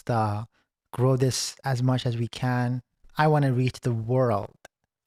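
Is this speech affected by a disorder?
No.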